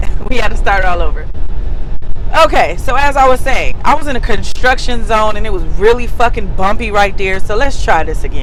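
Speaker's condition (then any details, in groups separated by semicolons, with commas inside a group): No condition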